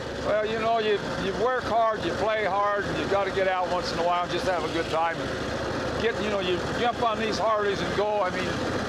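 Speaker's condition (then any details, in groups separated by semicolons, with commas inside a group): No condition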